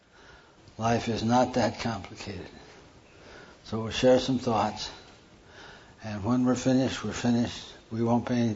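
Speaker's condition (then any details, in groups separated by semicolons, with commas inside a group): Parkinson's; hand tremor during talk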